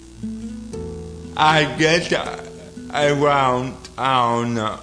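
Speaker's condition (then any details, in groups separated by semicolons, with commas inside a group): Cerebral palsy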